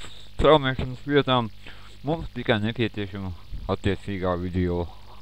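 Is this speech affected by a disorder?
Yes: cerebral palsy; speech not very clear.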